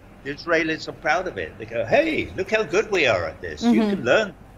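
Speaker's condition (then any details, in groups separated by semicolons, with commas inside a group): No condition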